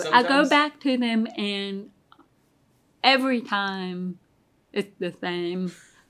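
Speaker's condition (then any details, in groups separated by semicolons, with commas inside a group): Deafness; pretty bad tinnitus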